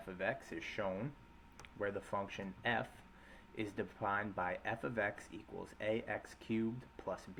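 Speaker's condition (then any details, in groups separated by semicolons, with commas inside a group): No condition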